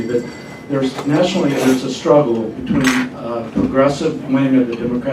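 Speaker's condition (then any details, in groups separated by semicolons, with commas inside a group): No condition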